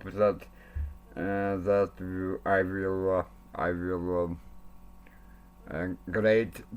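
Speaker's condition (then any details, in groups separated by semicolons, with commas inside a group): Cerebral palsy; since birth; speech not very clear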